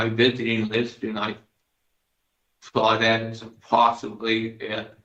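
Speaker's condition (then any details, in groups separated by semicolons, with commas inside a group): Parkinson's disease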